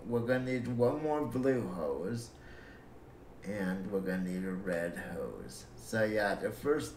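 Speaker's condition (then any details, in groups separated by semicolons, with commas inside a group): Cerebral palsy; breathing fine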